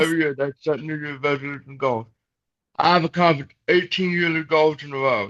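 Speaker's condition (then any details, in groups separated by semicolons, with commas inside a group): Cerebral palsy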